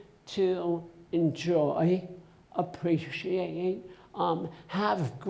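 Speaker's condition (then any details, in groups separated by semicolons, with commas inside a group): Essential tremor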